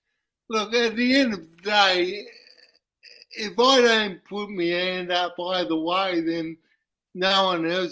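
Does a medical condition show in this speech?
Yes: cerebral palsy; uses wheelchair.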